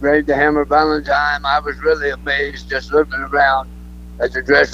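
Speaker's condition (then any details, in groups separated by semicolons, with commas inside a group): Throat cancer; cancer survivor, alive and well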